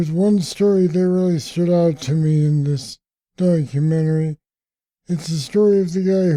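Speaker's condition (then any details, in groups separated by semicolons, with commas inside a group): Parkinson's disease; deep brain stimulators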